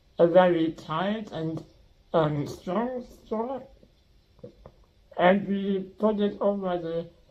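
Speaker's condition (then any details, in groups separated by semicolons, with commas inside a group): Spinal muscular atrophy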